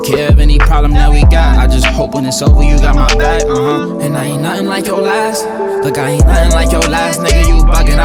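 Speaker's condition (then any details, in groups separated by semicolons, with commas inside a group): No condition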